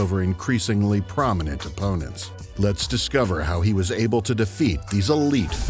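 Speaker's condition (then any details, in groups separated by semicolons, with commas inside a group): No condition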